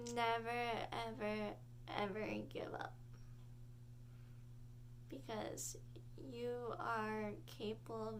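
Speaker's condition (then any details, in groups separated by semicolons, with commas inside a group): Cerebral palsy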